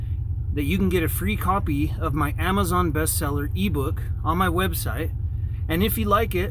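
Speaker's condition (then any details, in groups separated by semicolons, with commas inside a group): No condition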